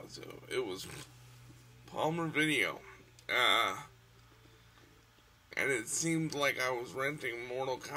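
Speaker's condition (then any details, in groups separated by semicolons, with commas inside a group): Cerebral palsy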